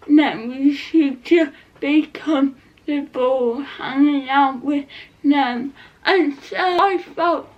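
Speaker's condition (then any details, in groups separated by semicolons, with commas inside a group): Cerebral palsy; not quadriplegic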